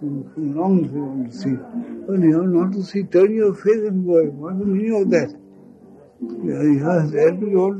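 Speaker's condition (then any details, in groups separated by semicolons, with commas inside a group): Speech loss after head injury; heavy speech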